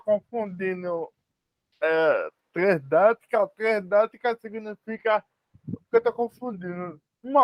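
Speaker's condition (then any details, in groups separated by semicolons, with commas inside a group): Spastic cerebral palsy; spastic, poor motor coordination, involuntary movements; answers coursework by voice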